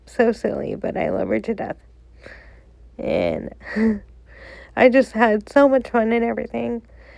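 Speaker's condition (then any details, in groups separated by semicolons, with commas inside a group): Cerebral palsy, spastic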